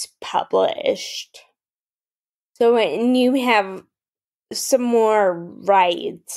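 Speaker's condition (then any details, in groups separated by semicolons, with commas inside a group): Friedreich's ataxia, mild; mild speech issues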